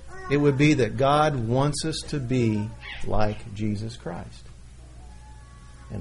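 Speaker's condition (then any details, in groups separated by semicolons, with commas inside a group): No condition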